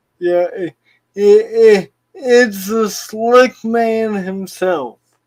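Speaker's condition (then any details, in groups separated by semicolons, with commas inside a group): Cerebral palsy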